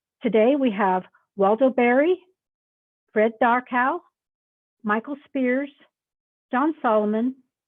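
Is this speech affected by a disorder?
No.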